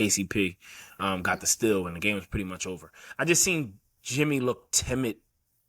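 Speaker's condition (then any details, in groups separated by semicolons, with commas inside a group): No condition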